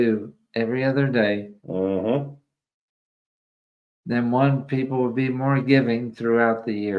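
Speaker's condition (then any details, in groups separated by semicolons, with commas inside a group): ALS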